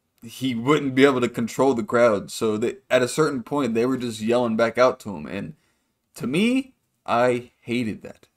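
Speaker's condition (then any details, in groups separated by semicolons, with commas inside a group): No condition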